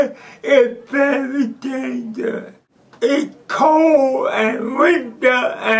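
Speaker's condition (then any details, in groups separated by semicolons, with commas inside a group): Cerebral palsy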